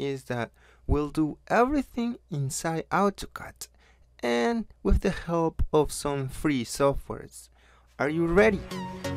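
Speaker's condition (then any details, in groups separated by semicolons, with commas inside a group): No condition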